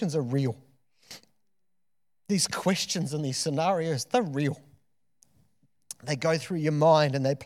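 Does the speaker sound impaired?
No.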